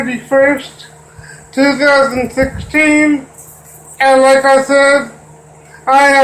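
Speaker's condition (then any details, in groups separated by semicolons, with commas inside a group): Cerebral palsy; wheelchair user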